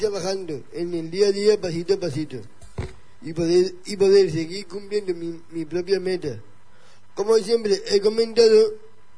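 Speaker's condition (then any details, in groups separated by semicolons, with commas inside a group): Down syndrome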